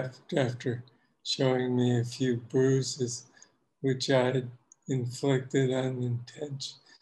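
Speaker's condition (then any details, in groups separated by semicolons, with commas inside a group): Parkinson's disease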